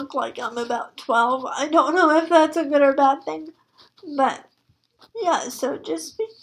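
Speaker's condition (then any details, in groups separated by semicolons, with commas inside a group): Spastic quadriplegic cerebral palsy; moderate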